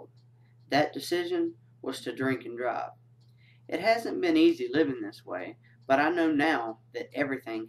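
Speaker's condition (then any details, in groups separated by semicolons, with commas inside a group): No condition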